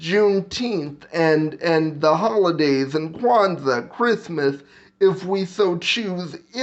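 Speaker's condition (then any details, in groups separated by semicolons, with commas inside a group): Cerebral palsy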